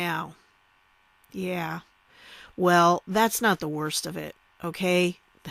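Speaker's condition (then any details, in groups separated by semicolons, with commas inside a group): No condition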